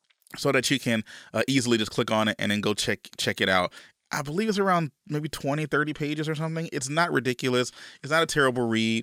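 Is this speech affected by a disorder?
No.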